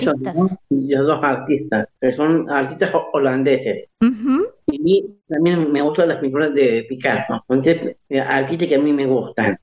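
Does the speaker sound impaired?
Yes: Down syndrome; age 64.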